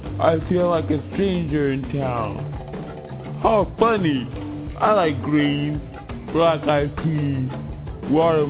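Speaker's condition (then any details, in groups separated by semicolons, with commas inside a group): Cerebral palsy; visible to casting agents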